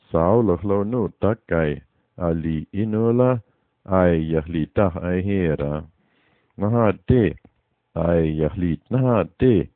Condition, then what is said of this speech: No condition.